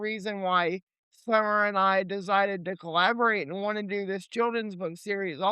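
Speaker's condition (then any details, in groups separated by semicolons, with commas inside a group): Cerebral palsy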